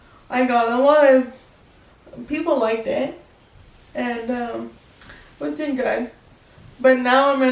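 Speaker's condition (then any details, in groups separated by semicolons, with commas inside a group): Spastic quadriplegic cerebral palsy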